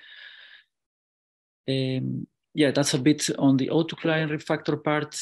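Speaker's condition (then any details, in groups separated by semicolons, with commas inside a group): No condition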